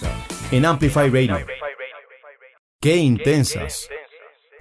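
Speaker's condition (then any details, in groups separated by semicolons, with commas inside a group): No condition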